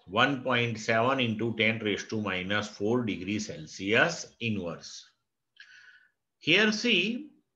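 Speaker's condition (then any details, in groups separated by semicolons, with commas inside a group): No condition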